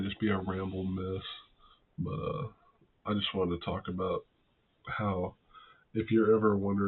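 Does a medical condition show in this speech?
No.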